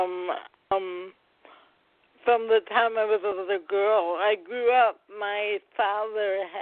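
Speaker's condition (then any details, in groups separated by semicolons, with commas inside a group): Cerebral palsy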